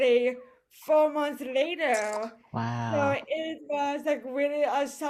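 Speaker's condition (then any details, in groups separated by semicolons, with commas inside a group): Cerebral palsy; voice affected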